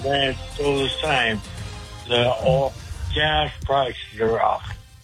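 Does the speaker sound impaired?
Yes: speech impediment; cause unclear, stabbed by girlfriend and hit on head with ashtray years ago; speaking by telephone as a radio show caller; usually hard for host to understand, understood better than ever during this call.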